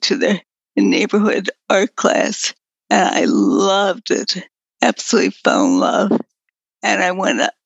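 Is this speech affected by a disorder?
Yes: progressive multiple sclerosis; voice up and down, in and out with pulmonary muscle strength, sometimes no voice, assistant speaks.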